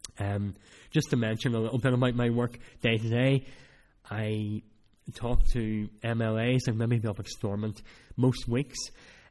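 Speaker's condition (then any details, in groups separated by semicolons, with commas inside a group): Cleft palate; cleft palate since childhood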